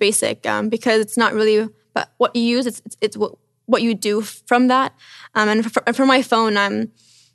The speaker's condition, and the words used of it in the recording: Stuttering. And thankfully, I've improved, as you can tell.